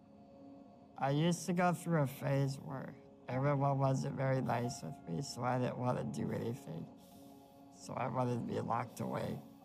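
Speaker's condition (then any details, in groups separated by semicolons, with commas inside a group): Duchenne muscular dystrophy; progressive muscle wasting affecting all muscles, walked as child, stopped walking at age 7; age 29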